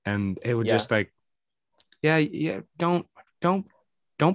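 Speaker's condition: Stutter; childhood onset stutter and lisp, speech therapy Grade 1 to 8, new therapist Grade 9; stutter persists at 40, lisp partly overcome, bad stutter moments edited out of podcast; some lisp, therapy taught monotone voice, later worked on inflection, no stutter singing; repeated sounds, repeated words

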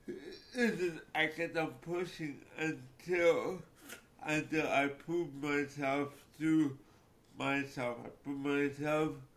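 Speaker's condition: Cerebral palsy; cerebral palsy since childhood

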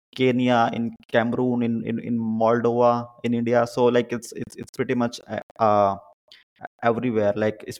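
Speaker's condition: Stammering; stammering since childhood; no stammering noticed during this interview; sometimes stammers on words beginning with s; repeated words, prolonged sounds, blocks

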